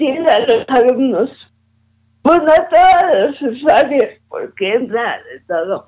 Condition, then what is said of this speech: Cerebral palsy. Tengo ciertas dificultades al hablar, al moverme, al tocar las cosas, pero todo el ojo normal.